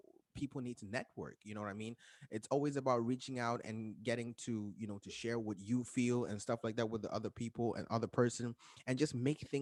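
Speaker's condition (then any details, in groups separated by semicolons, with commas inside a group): No condition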